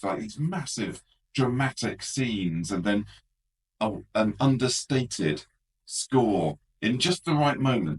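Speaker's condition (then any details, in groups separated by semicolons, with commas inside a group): No condition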